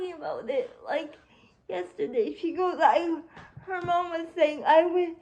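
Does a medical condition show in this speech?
Yes: cerebral palsy; spastic quadriplegia.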